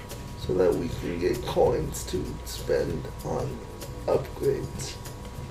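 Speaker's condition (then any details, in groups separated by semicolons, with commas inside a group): Cerebral palsy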